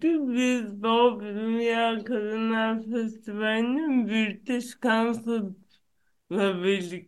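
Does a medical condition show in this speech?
Yes: cerebral palsy; no known cure.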